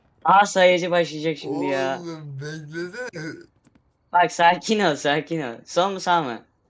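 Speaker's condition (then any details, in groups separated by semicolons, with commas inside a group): No condition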